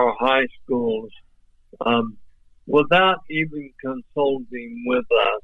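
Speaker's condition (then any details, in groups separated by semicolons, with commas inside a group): ALS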